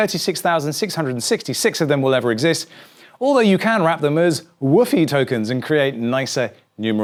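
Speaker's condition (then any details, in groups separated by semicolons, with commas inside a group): No condition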